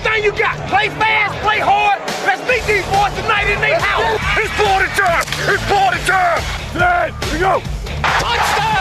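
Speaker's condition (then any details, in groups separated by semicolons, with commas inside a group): No condition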